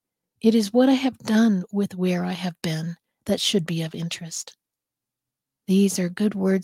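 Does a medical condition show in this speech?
No.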